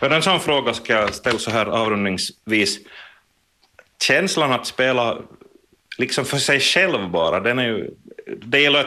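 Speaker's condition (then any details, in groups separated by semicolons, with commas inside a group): No condition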